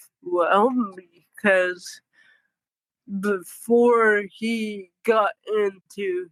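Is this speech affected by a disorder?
Yes: cerebral palsy.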